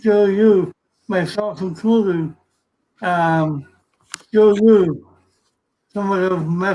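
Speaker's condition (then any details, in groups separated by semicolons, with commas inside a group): Cerebral palsy; from birth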